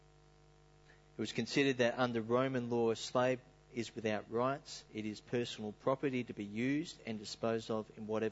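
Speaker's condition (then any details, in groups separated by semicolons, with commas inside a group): No condition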